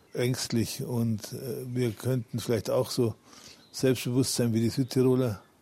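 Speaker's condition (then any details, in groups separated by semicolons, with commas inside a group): Parkinson's disease; public for about 11 years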